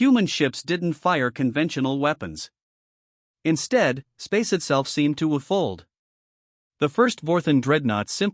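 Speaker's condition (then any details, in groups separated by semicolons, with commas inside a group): No condition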